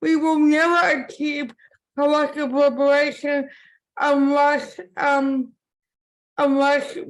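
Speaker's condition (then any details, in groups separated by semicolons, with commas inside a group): Cerebral palsy; from birth; impaired speech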